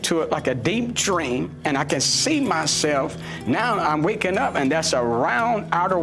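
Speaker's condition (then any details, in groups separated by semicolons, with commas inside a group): No condition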